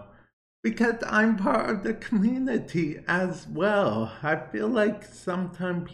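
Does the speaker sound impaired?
Yes: cerebral palsy; affects balance and hand-eye coordination.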